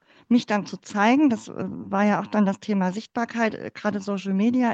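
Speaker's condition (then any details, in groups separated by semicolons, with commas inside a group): Cleft palate; congenital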